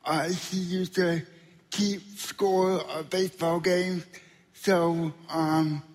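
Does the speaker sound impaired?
Yes: spastic quadriplegic cerebral palsy; diagnosed at 6 months.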